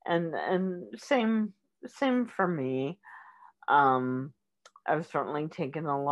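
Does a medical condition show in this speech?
Yes: cerebral palsy; early speech, speech therapy in elementary school.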